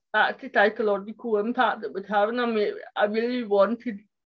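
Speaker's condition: Cerebral palsy; speech impairment

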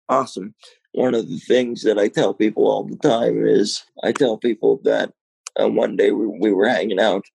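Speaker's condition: Cerebral palsy, mild

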